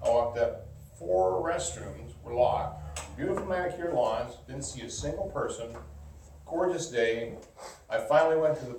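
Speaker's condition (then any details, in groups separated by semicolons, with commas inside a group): No condition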